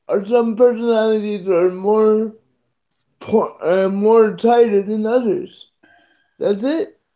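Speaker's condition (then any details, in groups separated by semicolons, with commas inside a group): Cerebral palsy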